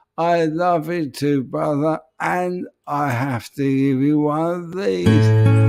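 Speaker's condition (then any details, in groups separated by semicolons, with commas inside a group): ALS; voice may sound peculiar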